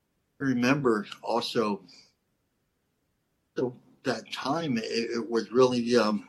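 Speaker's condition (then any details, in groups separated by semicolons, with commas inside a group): Cleft lip and palate; lisp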